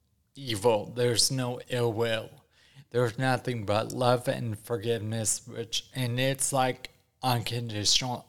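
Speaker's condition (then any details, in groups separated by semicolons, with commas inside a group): Ataxia after strokes, mild; formerly walker and cane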